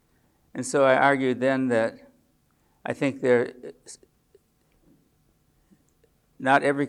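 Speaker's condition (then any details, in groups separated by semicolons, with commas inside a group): Parkinson's disease; age 74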